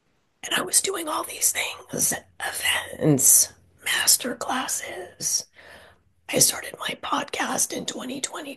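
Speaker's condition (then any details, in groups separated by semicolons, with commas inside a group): Spasmodic dysphonia; cause unclear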